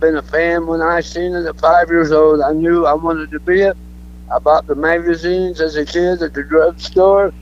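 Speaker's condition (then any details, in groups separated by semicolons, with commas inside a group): Throat cancer; cancer survivor, alive and well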